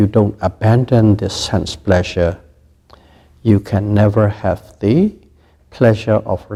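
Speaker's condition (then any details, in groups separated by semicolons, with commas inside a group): No condition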